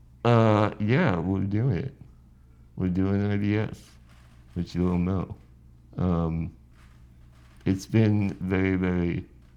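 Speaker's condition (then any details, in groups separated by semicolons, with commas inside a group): Spinal muscular atrophy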